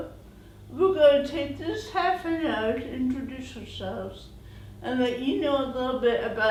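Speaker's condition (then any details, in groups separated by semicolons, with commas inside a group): Cerebral palsy; present from birth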